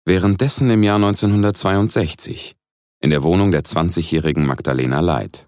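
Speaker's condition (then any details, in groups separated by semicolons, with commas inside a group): No condition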